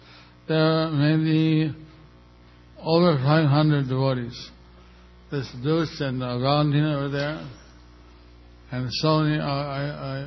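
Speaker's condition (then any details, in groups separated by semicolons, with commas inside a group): Stroke with facial paralysis; stroke a little over a year ago, one side of face a little paralyzed; a little over a year since stroke, undergoing therapy; pronunciation less clear than before due to partial facial paralysis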